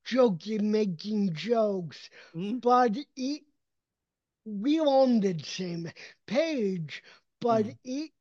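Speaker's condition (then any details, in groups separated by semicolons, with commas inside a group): Cerebral palsy; mild cerebral palsy, present since birth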